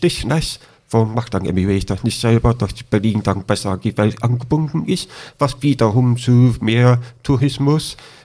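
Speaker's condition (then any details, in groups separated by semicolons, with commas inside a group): Deafness with cochlear implant, congenital deafness; born deaf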